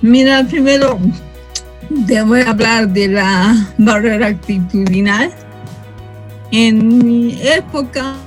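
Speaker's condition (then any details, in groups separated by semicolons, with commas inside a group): Cerebral palsy from birth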